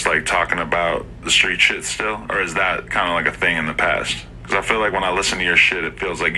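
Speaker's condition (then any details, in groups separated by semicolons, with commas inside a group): No condition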